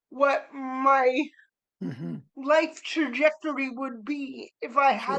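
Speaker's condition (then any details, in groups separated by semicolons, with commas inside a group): Cerebral palsy; spastic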